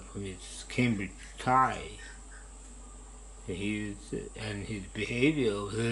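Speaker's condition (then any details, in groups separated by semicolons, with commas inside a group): Parkinson's disease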